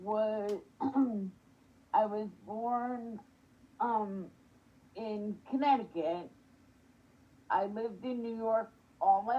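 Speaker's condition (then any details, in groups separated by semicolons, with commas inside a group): Spastic quadriplegic cerebral palsy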